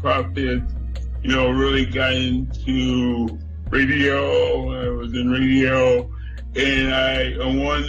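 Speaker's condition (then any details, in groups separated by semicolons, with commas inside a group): Cerebral palsy; cerebral palsy from birth, nosebleed and stopped breathing as newborn at home in Buffalo, no ambulance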